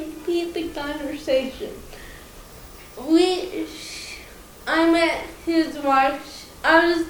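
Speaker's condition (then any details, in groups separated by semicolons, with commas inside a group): Cerebral palsy, mild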